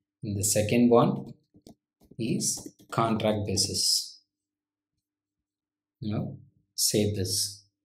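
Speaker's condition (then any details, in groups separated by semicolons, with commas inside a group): No condition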